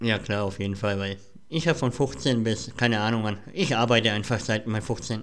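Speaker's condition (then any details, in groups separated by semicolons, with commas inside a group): Cleft palate; speech impediment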